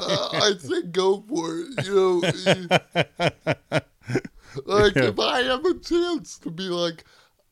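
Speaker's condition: Cerebral palsy; wheelchair user

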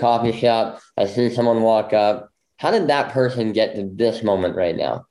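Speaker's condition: Bilateral cleft lip; jaw surgery twice

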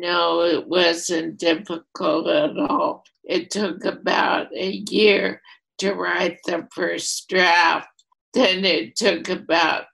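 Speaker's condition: ALS, primary lateral sclerosis; voice affected

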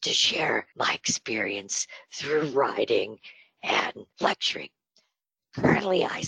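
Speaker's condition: Spasmodic dysphonia; treated with Botox

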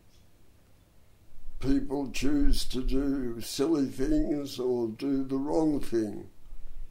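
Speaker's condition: Dystonia and cerebral palsy; hard-to-diagnose

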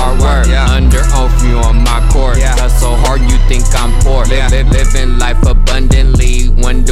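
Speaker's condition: No condition

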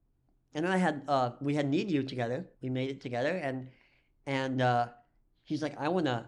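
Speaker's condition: Cleft lip and palate; cause unknown

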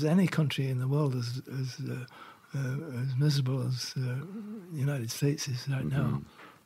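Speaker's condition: Parkinson's; very focused walking

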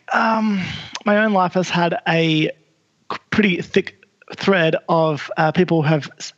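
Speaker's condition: Stutter; present by age 20 at film school, sign language used to assist stutter; blocks

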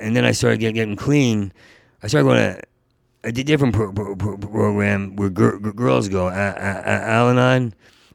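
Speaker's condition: Stuttering; long-standing stutter since college years, always stuttered in job interviews; still stutters in conversation; part-word and whole-word repetitions, fluent when telling stories, doing characters or imitating people; repeated sounds, repeated words, prolonged sounds

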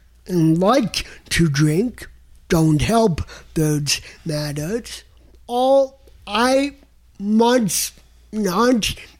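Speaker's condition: Cerebral palsy; untraditional tenor singing voice

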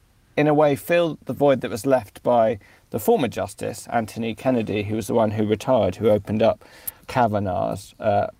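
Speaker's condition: No condition

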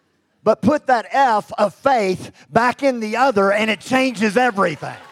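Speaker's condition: Cleft lip and palate; congenital, present from birth; preaches publicly, has preached in over 50 nations; expected never to be able to speak

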